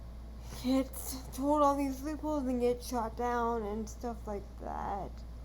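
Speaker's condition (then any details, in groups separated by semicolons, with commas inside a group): Cerebral palsy, dystonic hemiplegia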